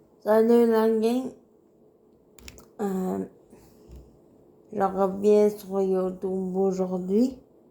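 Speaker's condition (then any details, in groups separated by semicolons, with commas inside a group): Cerebral palsy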